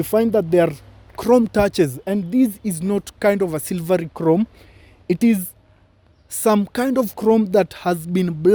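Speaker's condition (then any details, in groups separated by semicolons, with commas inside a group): No condition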